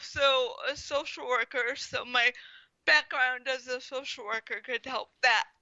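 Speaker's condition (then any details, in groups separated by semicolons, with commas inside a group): Spastic quadriplegic cerebral palsy; diagnosed at one year, believed caused by stroke shortly after birth, power wheelchair, walks with walker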